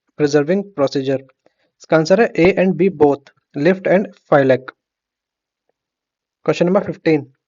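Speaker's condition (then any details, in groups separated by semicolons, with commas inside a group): No condition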